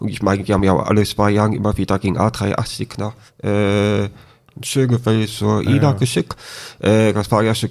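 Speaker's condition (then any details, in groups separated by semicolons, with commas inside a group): Deafness with cochlear implant, congenital deafness; no sign language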